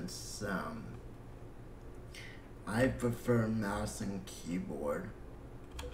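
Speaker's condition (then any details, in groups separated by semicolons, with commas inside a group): Cerebral palsy; breathing fine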